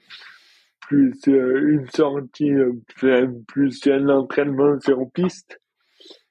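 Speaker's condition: Dystonia; involuntary muscle contractions

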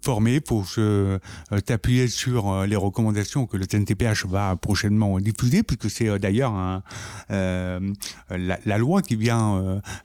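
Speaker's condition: Profound deafness from birth; profound congenital deafness, cued speech (LPC)

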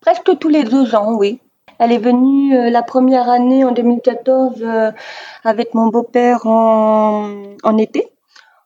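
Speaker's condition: Deafness, severe; oralist, uses some sign language

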